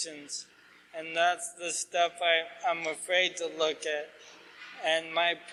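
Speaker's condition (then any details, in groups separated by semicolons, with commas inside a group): ALS; asked to talk slower, clearer, losing voice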